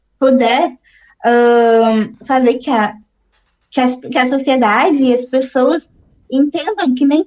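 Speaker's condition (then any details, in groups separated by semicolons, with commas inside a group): Down syndrome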